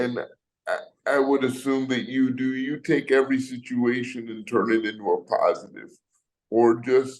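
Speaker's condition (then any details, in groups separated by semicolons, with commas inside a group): Cerebral palsy; wheelchair user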